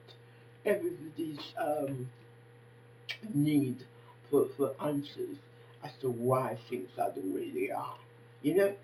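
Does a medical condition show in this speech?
Yes: facial palsy; can barely hear own speech.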